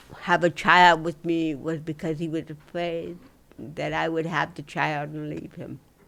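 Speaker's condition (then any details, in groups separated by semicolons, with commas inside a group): Dystonia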